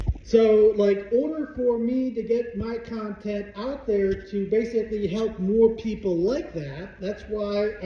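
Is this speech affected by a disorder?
No.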